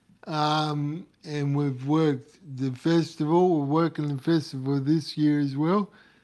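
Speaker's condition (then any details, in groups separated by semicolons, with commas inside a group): Cerebral palsy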